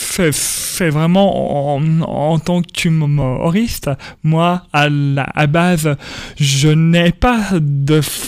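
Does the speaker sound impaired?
Yes: stuttering; stuttering persists, described by him as an accent; here repeated sounds, prolonged sounds.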